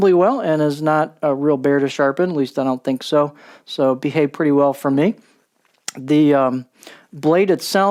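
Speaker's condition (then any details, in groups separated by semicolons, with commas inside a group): No condition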